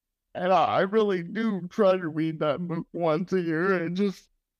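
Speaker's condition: Cerebral palsy

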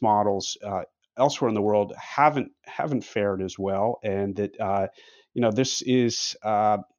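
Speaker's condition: No condition

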